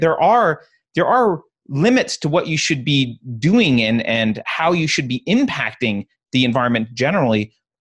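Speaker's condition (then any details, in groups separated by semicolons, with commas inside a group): No condition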